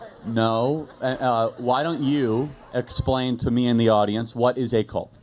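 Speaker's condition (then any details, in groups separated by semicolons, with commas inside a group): No condition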